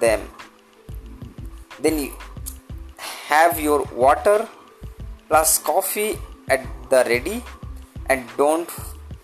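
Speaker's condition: No condition

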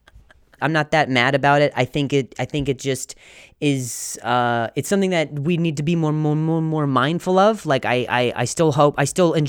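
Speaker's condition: Stutter; including during stand-up; repeated sounds, repeated words

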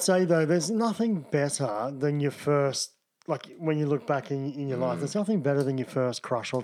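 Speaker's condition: Cleft palate; teeth and braces completed at age 21

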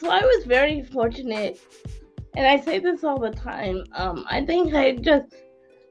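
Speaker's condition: Cerebral palsy; quadriplegic

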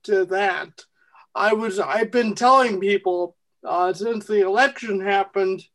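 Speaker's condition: Cerebral palsy; present since at least age 8

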